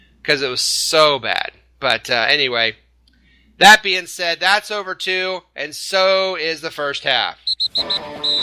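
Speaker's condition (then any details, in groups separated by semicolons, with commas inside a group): No condition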